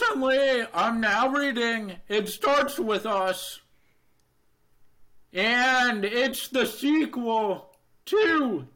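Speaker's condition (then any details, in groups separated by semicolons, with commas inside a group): Deafness, Neurofibromatosis Type 2; first half deaf, then 2 months of no hearing, then amplifier gave some hearing; uses Live Transcribe on phone, requested interpreter in interviews, alert device with flashing LEDs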